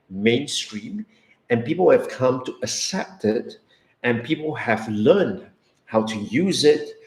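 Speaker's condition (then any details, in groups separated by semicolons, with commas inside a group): No condition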